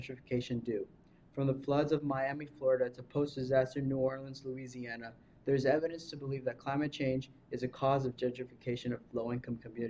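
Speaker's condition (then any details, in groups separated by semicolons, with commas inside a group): No condition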